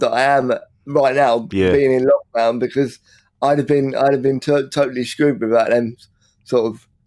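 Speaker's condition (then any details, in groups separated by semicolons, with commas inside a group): Cerebral palsy; wheelchair user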